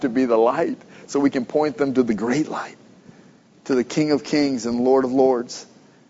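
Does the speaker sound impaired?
No.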